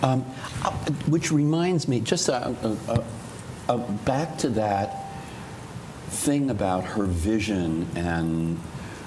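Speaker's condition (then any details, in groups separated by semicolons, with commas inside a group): No condition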